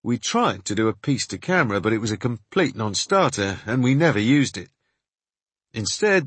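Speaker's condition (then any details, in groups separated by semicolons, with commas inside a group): No condition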